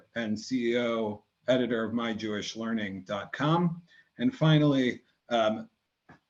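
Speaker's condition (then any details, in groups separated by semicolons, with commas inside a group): No condition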